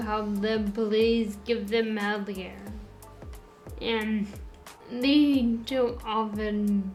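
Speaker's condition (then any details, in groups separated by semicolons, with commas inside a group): Friedreich's ataxia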